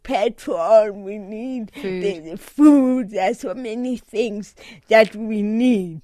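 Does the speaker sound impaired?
Yes: cerebral palsy; doctors said unable to drive, drives so-called normal automatic car; recently summited Kilimanjaro, trained walking 10 km daily and hiking.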